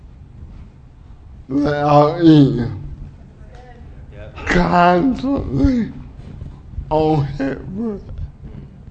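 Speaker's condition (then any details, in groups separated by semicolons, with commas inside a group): Cerebral palsy; uses wheelchair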